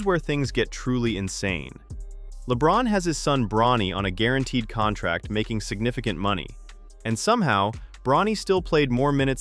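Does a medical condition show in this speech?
No.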